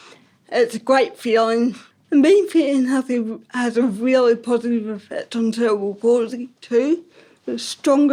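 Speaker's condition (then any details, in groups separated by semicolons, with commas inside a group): Ataxic cerebral palsy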